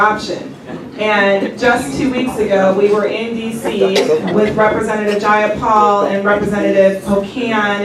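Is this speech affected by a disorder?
No.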